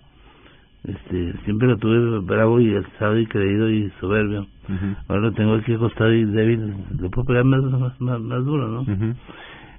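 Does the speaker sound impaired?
Yes: Parkinson's disease; voice sometimes trembles, sometimes understood, sometimes not understood at all.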